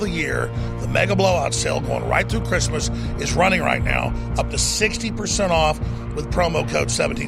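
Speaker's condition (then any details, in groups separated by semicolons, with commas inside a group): No condition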